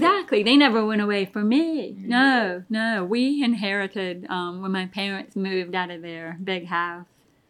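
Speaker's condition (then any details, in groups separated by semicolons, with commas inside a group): Deafness; pretty bad tinnitus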